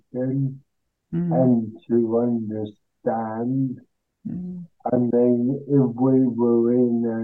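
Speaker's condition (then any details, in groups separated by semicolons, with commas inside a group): Cerebral palsy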